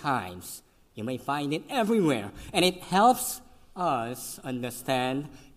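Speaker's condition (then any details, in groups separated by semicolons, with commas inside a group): Cleft lip and palate; congenital, severe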